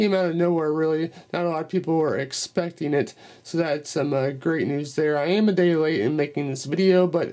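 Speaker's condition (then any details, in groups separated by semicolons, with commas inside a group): No condition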